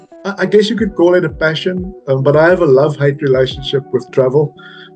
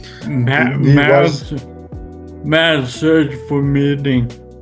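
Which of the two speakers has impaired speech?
The second: Friedreich's ataxia; neurodegenerative, affects mobility, balance, coordination, spasticity; ataxic dysarthria, standard speech recognition works only sometimes.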